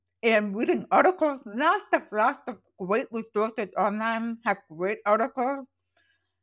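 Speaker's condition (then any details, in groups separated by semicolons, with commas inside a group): Profoundly deaf, congenital; born profoundly deaf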